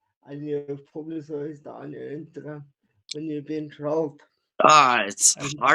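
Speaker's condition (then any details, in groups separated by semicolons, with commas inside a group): Cerebral palsy; wheelchair user since childhood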